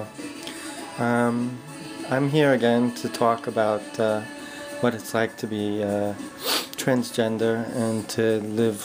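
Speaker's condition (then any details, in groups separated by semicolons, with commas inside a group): No condition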